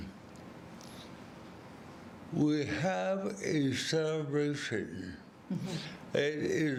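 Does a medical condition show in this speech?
Yes: cerebral palsy; lifelong; speaks slowly.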